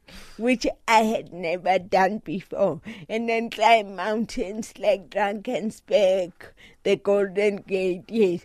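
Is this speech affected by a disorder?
Yes: cerebral palsy; doctors said unable to drive, drives so-called normal automatic car; recently summited Kilimanjaro, trained walking 10 km daily and hiking.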